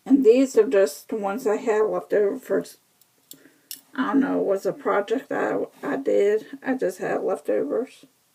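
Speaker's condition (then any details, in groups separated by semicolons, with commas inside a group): Cerebral palsy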